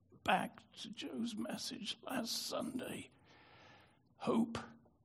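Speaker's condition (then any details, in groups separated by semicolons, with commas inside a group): Spasmodic dystonia; affected voice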